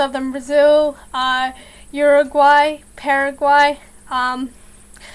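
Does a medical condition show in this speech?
Yes: cerebral palsy, mild.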